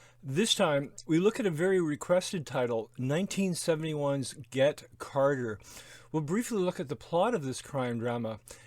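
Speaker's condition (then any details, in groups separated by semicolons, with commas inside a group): No condition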